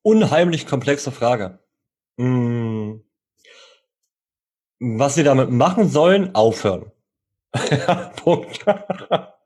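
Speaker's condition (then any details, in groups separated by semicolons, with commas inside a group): Cleft lip and palate, cleft lip, jaw and palate; congenital cleft lip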